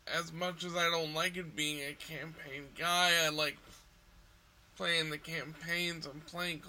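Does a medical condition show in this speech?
Yes: cerebral palsy.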